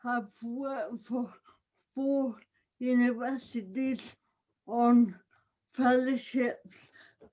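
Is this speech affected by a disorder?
Yes: cerebral palsy; audible speech impairment.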